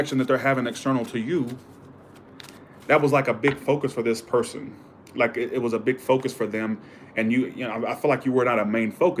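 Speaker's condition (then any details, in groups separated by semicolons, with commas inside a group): No condition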